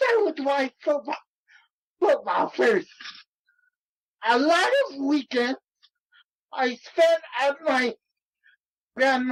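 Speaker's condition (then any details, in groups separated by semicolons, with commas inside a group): Cerebral palsy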